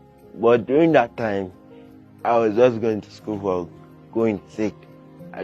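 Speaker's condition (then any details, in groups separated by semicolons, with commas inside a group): Cerebral palsy; limits movement and coordination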